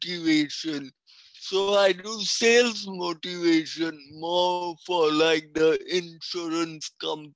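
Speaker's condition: Cerebral palsy; speech affected

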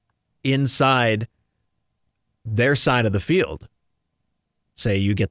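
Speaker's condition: No condition

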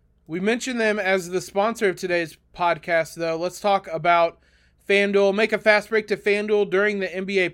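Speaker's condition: No condition

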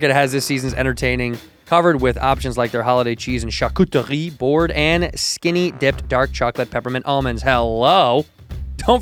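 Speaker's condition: No condition

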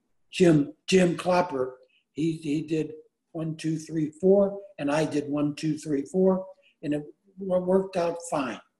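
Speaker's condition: Aphasia after stroke; aphasia caused by stroke; can no longer speak Bulgarian, previously spoken fluently

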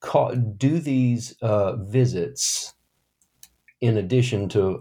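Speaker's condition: No condition

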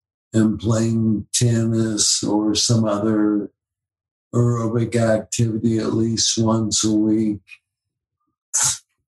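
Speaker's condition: ALS; spasticity

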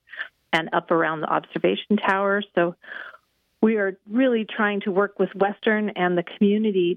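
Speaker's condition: No condition

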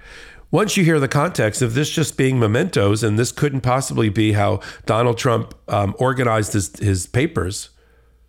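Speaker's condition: No condition

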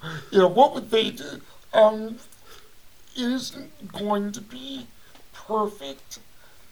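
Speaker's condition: Cerebral palsy; cerebral palsy from birth, brain damage affecting balance and coordination, limbs affected, power wheelchair user; voice audibly affected

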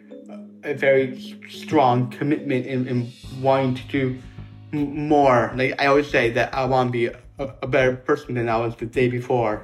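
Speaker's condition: Down syndrome; genetic, third copy of chromosome 21; takes longer to do and learn things, slower pace, slower mentality

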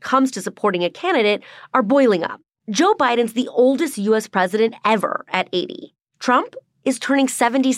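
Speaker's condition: No condition

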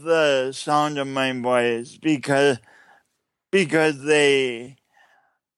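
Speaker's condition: Cerebral palsy; cerebral palsy from birth, oxygen loss at birth, substantial coordination difficulties since childhood, speech impediment developed while growing; adult, regular yoga practice for about 7 years; distinctive one-of-a-kind accent-like speech, audible throughout recording

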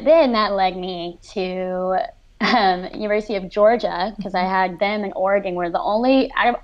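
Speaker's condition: Cleft lip and palate, severe

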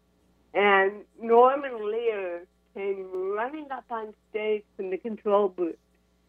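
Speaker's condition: Cerebral palsy; from infancy

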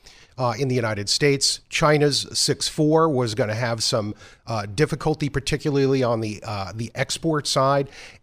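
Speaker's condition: No condition

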